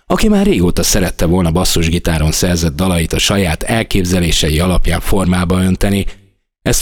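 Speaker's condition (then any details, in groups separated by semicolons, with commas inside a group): No condition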